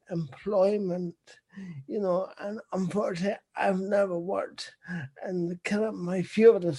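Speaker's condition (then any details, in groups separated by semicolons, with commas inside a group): Cerebral palsy; visible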